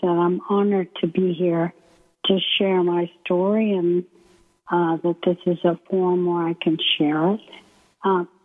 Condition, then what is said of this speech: ALS (motor neuron disease). So please excuse if I might sound weak at some times or you can't understand my voice.